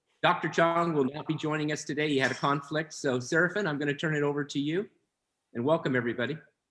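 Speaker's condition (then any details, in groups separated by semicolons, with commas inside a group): No condition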